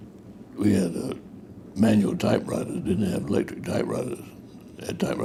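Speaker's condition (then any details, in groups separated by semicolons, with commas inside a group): Parkinson's disease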